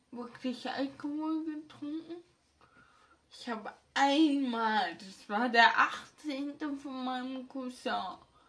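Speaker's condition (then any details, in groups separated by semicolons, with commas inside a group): Ataxia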